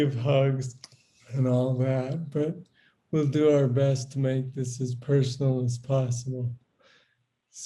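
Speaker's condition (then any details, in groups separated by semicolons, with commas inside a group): Parkinson's disease; young onset; diagnosed at 40, about 20 years ago, progressed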